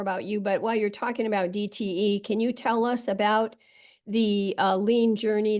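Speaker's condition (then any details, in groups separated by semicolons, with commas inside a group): No condition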